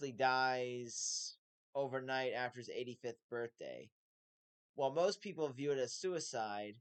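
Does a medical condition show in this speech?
No.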